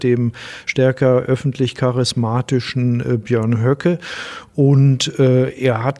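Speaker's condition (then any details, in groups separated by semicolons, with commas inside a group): No condition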